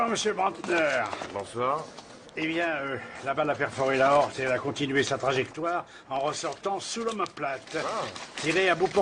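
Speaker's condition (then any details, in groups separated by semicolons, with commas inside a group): No condition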